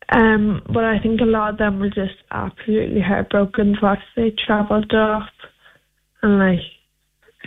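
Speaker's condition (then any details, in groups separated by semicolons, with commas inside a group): Friedreich's ataxia; progressive condition, worsening each day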